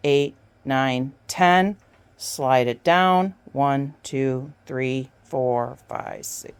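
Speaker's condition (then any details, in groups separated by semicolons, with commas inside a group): No condition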